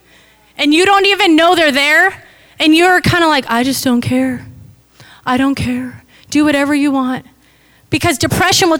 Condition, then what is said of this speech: No condition.